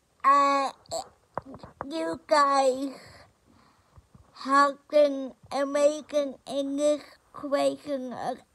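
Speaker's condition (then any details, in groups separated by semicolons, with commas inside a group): Cerebral palsy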